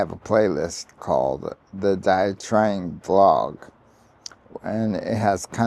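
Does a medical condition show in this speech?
Yes: ALS.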